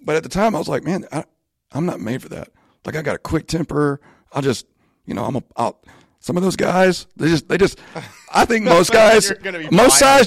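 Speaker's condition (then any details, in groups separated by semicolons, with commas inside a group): Spasmodic dysphonia; voice issue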